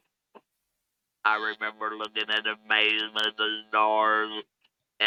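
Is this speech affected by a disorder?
Yes: laryngectomy, electrolarynx; diagnosed about a year ago, no current cancer signs.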